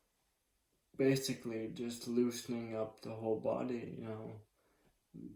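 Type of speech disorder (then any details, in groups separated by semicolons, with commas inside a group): Slurred speech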